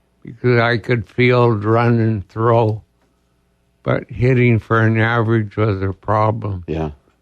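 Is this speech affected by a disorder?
Yes: ALS; diagnosed about two years ago.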